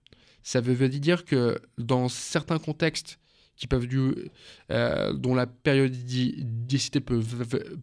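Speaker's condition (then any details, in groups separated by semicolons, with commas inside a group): Stuttering; stuttering of neurological origin, not due to stress or shyness, described by interviewer as fairly strong; repeated words, prolonged sounds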